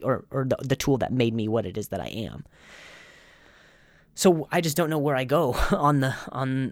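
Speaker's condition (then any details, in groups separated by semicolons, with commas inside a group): Stutter; speech coaches, practices control before shows; much improved, still stutters; very severe at first, hit himself in frustration; repeated words, prolonged sounds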